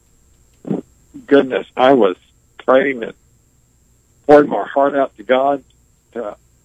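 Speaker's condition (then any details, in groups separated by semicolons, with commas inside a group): ALS; 17-year course; able to speak and communicate clearly, communicating takes more time due to ventilator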